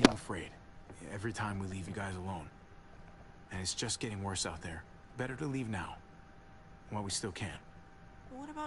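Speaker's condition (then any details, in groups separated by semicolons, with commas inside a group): No condition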